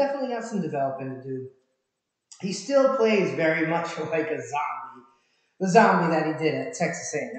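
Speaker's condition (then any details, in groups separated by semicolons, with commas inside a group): No condition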